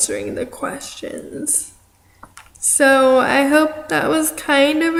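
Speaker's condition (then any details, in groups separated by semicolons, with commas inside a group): Cerebral palsy; affects arm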